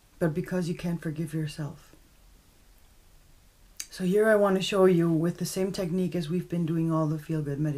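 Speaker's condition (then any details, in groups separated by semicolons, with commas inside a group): No condition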